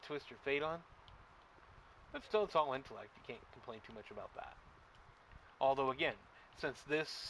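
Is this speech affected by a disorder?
No.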